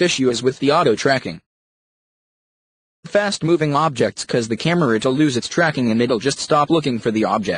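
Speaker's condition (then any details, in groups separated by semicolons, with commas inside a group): No condition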